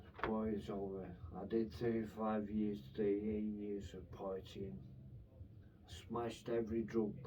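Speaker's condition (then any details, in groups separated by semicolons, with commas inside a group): Brain infection with surgery; brain lesions from infection, brain surgery, was locked-in, paralysed; recovering, relearned walking, speech improved over six to seven months; left-side paralysis, breathing tube, hardly talked early, words jump out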